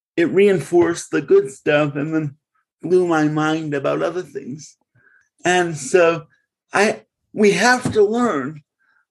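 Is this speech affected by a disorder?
Yes: cerebral palsy; Connecticut.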